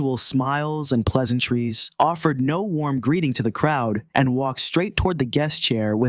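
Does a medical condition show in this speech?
No.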